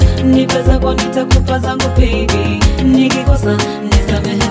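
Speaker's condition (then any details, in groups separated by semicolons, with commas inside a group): No condition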